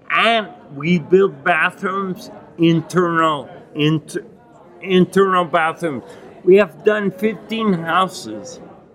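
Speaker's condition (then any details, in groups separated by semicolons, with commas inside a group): Acquired ataxia with dysarthria, acquired; Lance-Adams syndrome; bites tongue 2-3 times daily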